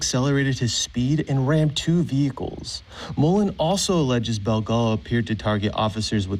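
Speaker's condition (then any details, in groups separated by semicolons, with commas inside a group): No condition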